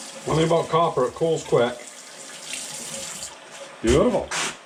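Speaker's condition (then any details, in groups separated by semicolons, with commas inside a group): No condition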